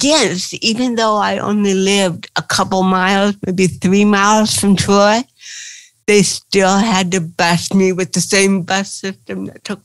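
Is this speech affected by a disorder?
Yes: cerebral palsy; speech therapy in preschool.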